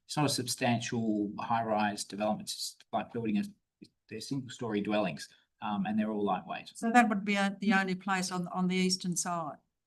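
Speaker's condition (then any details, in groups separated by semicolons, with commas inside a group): No condition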